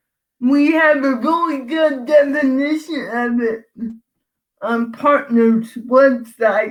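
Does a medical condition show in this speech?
Yes: cerebral palsy.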